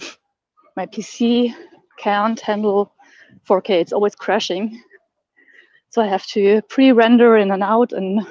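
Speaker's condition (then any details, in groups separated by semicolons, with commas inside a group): No condition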